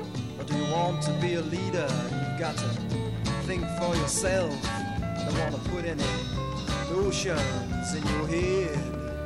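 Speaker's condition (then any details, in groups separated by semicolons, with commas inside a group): No condition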